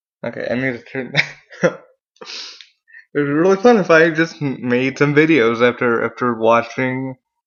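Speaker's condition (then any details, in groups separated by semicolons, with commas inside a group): Cerebral palsy; mild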